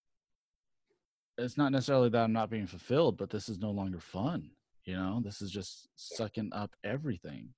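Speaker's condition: No condition

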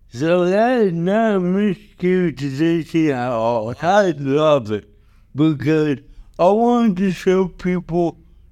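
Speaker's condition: Cerebral palsy

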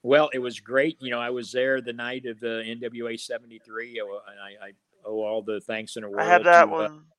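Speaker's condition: No condition

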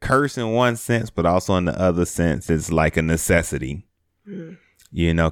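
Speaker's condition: No condition

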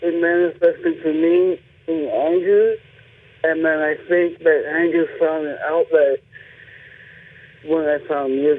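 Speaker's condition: Cerebral palsy; speech impediment while growing up

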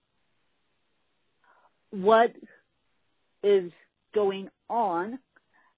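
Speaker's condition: Cerebral palsy; poor circulation and heavy sweating

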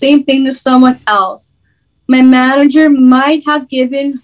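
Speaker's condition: Down syndrome; visible disability

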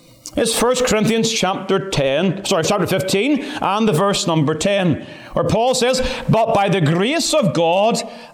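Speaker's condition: No condition

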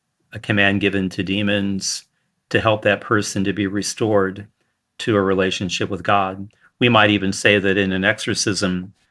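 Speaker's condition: No condition

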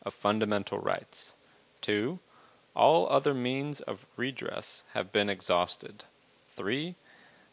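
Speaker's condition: No condition

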